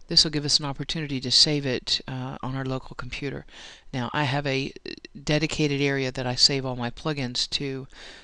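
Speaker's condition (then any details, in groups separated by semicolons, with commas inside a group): No condition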